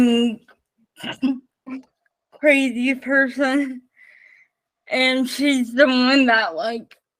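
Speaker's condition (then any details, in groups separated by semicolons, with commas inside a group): Spastic cerebral palsy, mixed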